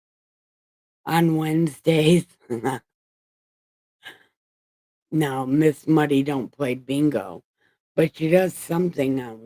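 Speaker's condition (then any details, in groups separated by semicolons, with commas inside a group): Brain injury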